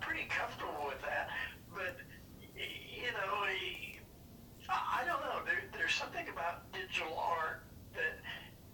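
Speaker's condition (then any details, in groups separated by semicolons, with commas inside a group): Parkinson's disease; battery pack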